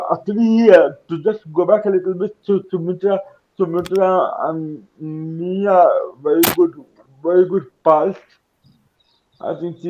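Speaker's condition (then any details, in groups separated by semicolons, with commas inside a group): Cerebral palsy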